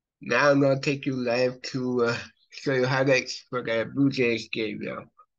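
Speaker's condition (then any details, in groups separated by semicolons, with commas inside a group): Cerebral palsy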